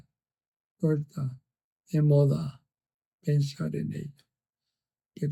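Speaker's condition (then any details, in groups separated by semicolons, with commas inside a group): ALS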